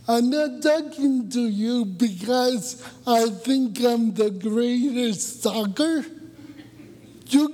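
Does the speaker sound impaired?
Yes: cerebral palsy; voice affected, voice described as a curse.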